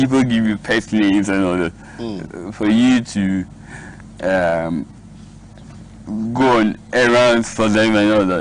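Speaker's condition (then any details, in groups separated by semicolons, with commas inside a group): Cerebral palsy; speech therapy, speech improved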